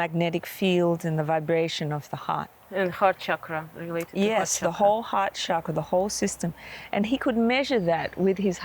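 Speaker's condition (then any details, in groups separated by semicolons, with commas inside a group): No condition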